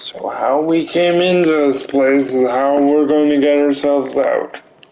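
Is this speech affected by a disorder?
Yes: cerebral palsy; limbs affected.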